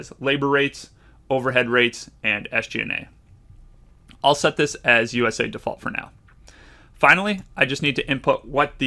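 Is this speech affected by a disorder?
No.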